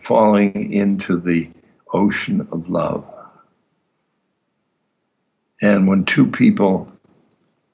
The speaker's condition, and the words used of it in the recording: Aphasia. It's obviously much harder to weave together a complex story with lots of different threads of meaning.